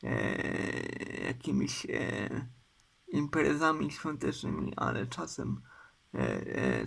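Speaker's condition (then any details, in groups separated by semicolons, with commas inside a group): Cerebral palsy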